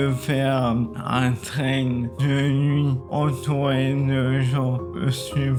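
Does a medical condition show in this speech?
Yes: ALS (maladie de Charcot); uses wheelchair.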